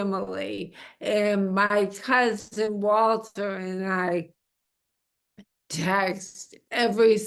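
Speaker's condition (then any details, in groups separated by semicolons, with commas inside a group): Amyotrophic lateral sclerosis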